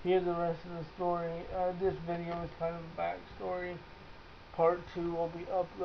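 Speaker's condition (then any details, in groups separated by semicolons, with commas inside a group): Cerebral palsy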